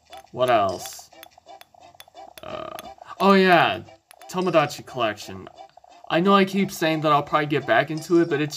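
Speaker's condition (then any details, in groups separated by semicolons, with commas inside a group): No condition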